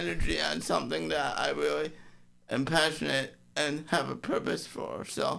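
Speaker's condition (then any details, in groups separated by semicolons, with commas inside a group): Cerebral palsy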